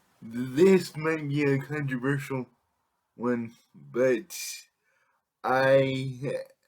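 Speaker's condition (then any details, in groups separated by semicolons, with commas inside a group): Cerebral palsy; affects all muscles; able to speak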